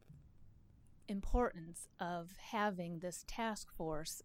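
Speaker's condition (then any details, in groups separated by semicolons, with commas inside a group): No condition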